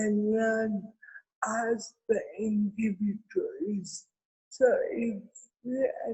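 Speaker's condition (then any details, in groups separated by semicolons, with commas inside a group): Cerebral palsy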